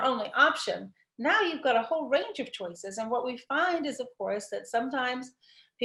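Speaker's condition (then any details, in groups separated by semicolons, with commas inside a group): No condition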